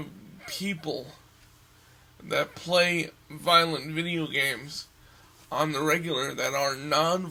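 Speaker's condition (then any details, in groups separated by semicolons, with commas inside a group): Cerebral palsy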